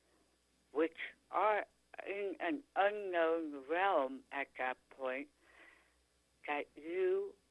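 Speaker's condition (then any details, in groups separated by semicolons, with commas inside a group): Tongue cancer; could not speak, swallow or eat after surgery, feeding tube, now speaks pretty clearly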